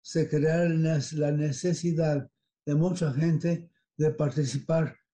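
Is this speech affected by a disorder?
Yes: Parkinson's disease; sudden difficulty swallowing and salivating about four months ago.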